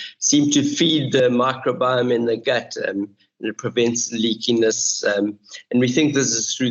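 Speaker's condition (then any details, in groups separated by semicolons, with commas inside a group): No condition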